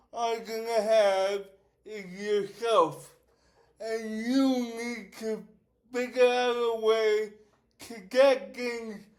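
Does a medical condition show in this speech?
Yes: cerebral palsy; affects speech.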